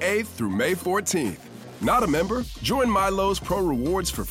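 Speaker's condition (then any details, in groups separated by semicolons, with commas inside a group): No condition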